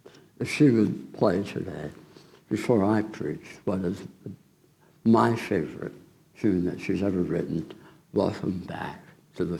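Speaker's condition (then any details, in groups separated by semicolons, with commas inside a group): Tongue cancer surgery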